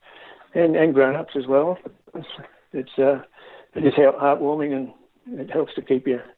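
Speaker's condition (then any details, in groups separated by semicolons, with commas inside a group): Parkinson's disease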